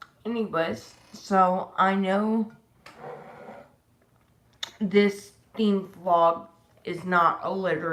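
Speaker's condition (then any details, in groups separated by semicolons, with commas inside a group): Disability causing slurred speech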